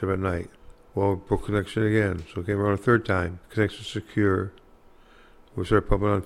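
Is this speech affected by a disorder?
Yes: Parkinson's disease; hard time walking.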